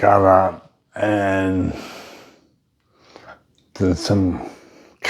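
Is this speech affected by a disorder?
Yes: brain injury.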